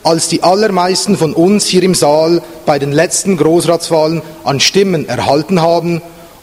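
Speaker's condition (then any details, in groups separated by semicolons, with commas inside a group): No condition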